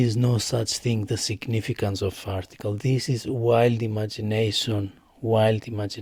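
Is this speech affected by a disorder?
No.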